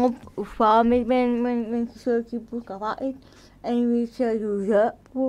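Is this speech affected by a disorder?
Yes: cerebral palsy.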